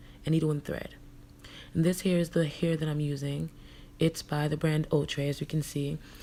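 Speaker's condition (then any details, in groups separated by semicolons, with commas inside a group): No condition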